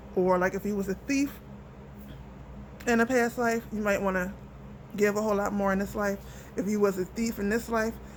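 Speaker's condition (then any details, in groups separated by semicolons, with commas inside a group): No condition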